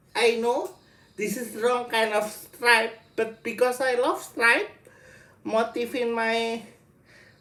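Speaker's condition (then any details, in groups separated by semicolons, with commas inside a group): Cerebral palsy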